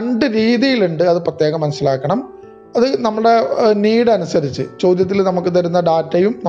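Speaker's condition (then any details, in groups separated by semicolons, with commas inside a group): No condition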